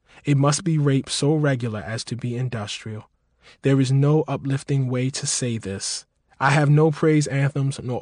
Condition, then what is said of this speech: No condition.